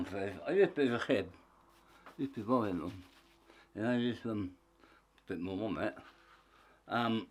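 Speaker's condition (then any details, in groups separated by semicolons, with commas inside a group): Tongue cancer; half tongue removed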